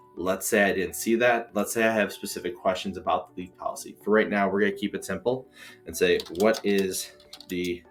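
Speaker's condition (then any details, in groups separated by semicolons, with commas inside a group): No condition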